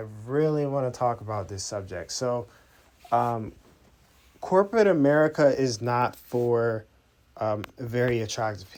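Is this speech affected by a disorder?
No.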